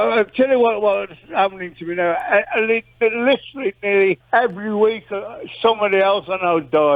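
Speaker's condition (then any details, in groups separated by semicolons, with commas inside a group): Parkinson's disease; long duration, mild case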